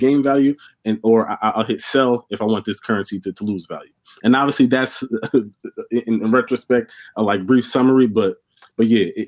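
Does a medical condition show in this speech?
Yes: stuttering; volunteered for public speaking in high school and college; here repeated sounds, repeated words.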